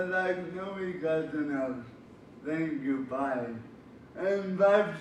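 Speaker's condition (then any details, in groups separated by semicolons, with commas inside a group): Cerebral palsy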